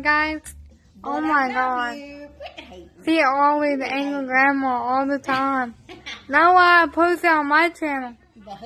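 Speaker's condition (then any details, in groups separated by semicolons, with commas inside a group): Cerebral palsy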